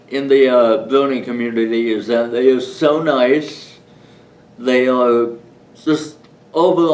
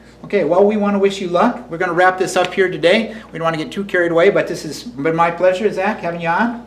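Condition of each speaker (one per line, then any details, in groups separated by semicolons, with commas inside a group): Cerebral palsy
No condition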